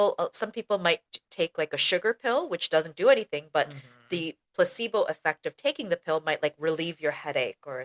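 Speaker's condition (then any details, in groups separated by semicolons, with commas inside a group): No condition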